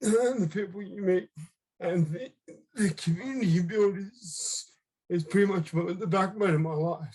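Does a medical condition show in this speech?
Yes: cerebral palsy; left-sided.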